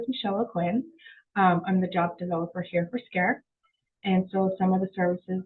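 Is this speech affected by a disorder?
No.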